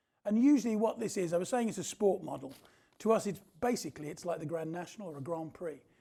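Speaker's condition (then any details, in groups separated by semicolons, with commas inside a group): No condition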